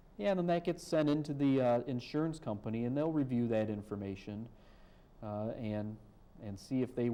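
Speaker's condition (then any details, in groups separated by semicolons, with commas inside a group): No condition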